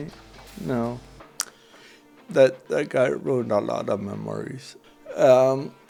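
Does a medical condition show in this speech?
Yes: cerebral palsy.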